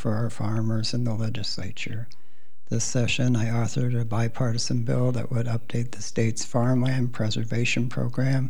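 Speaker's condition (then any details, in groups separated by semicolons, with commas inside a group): No condition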